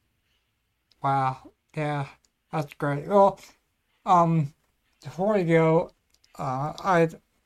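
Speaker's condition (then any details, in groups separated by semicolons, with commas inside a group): Cerebellar ataxia; slurs a bit, voice affected a little, may need to repeat himself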